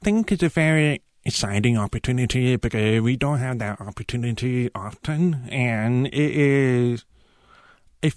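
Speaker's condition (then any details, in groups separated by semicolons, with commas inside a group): Profound deafness; uses cochlear implants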